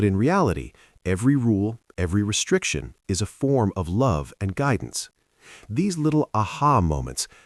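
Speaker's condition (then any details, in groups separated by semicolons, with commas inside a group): No condition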